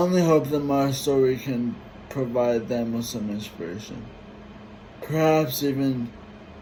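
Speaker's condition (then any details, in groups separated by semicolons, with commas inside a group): Brain injury; 20-foot fall, surgery; relearned talking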